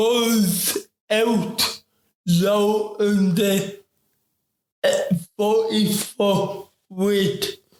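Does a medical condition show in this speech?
Yes: ataxic cerebral palsy; affects talking.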